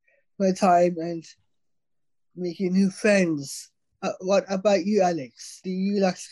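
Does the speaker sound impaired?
Yes: Down syndrome; congenital, trisomy 21, extra copy of chromosome 21.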